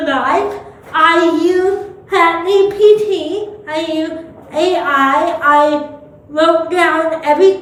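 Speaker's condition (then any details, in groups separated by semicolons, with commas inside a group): Cerebral palsy, spastic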